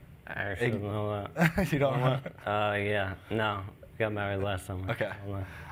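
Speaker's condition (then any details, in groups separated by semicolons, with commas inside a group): ALS; young onset; still able to speak, dry mouth while speaking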